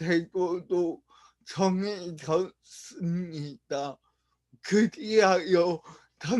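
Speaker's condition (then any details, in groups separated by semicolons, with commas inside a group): Brain lesion disability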